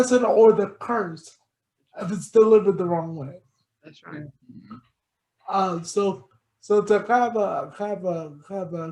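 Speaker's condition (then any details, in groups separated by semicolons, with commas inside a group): Cerebral palsy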